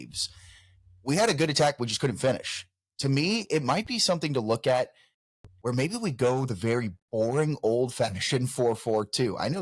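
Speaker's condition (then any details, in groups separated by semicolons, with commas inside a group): No condition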